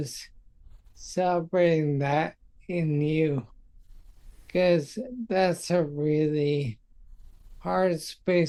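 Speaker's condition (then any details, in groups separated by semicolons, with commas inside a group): Multiple sclerosis; voice awkward, relaxants make voice harder to control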